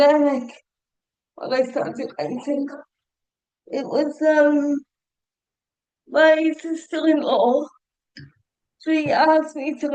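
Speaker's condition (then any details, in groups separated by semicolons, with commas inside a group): Cerebral palsy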